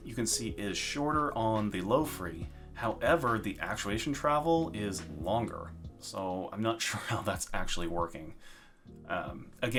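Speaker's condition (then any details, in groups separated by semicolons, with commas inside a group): No condition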